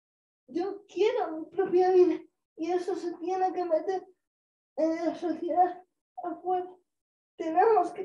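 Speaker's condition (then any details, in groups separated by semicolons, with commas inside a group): Cerebral palsy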